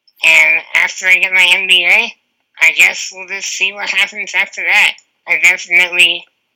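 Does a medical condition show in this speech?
Yes: spinal muscular atrophy; wheelchair user.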